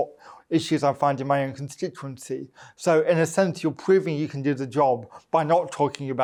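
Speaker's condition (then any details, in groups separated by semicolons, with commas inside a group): Cerebral palsy; affects voice box, strangulated voice, less clear to others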